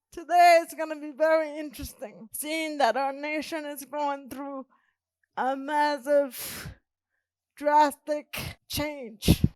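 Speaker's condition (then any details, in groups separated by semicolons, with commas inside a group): Cerebral palsy; present from birth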